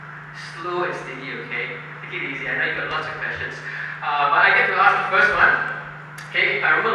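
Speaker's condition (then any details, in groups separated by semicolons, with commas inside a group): No condition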